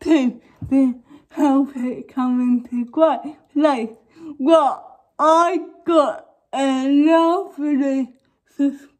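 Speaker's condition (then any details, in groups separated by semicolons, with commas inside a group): Cerebral palsy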